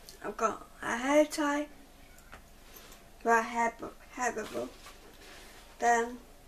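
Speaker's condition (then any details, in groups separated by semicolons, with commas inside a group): Cerebral palsy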